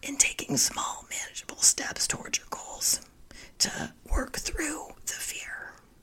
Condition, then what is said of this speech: Spasmodic dysphonia. I have a condition called spasmodic dysphonia that I'm currently dealing with and working through, so that's why I sound like